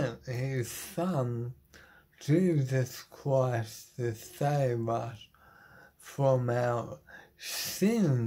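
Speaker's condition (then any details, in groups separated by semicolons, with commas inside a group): Motor neuron disease; terminal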